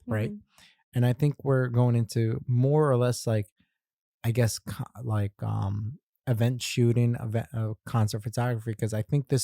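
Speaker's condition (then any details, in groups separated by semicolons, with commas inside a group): No condition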